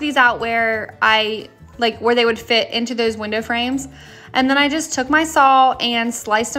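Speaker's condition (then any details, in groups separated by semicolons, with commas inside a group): No condition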